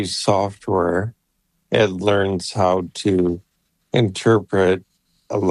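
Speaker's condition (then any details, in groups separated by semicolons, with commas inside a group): ALS; brain implant for computer control; voice failing, banked voice for AI speech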